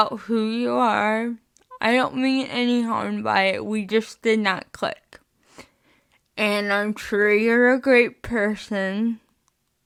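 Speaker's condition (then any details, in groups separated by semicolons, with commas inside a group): Spastic cerebral palsy, mixed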